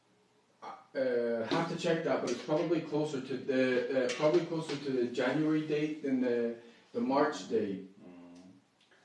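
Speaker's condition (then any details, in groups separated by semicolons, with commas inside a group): No condition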